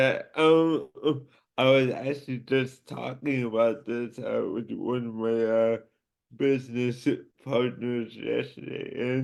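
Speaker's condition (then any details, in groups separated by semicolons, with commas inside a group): Cerebral palsy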